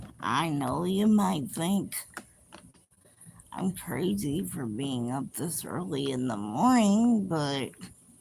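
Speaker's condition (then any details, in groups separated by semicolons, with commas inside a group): Cerebral palsy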